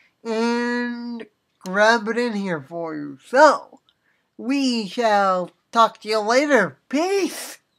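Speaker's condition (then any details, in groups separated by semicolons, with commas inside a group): Cerebral palsy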